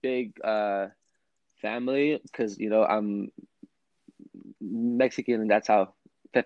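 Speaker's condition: Stutter; stutter since learning to talk, countless speech therapy sessions elementary through high school, never resolved; ongoing stutter when speaking; not when singing, therapy had words sung to Twinkle Little Star rhythm; prolonged sounds, blocks

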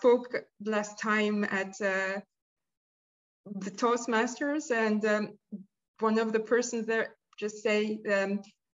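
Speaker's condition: Stuttering; developmental stutter noticed at age 5, father stammered when young and overcame it, brother also stutters; still stutters, much improved over past ten years; sound, syllable and word repetitions, formerly much facial tension, uneasy in meetings and presentations, avoided speaking situations; blocks

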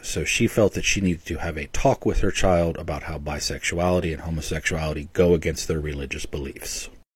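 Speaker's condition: No condition

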